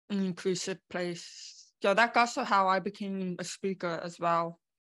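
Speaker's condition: Born deaf; congenital deafness

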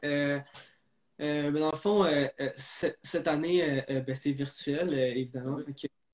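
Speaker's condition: Stuttering; stuttering since beginning to speak, childhood onset, saw someone around age 8-9 for tips, not helpful; worse under stress and after short sleep, deep breaths sometimes help; small hesitations, more stuttering when stressed, oral presentations, less concentrated after 6 hours sleep; repeated sounds

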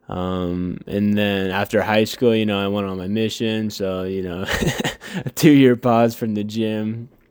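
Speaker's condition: No condition

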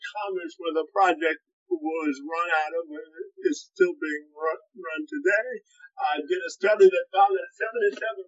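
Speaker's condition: Cerebral palsy, spastic quadriplegia

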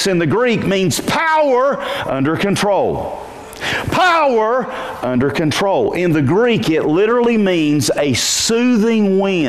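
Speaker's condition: No condition

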